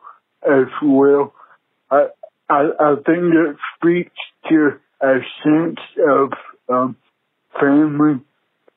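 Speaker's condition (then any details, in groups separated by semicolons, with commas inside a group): Cerebral palsy; cerebral palsy present from birth, unable to play sports growing up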